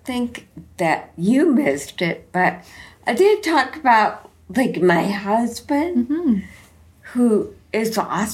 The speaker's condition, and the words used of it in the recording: Ataxia. And I think I'm fortunate in that I know I slur my speech